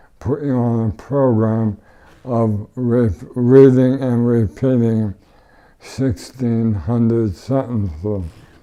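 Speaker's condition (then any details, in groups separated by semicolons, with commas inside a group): ALS; power wheelchair, no tracheostomy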